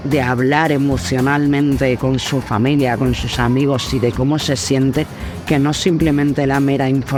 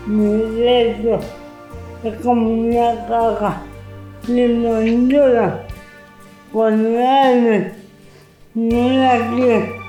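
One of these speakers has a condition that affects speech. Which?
The second: cerebral palsy.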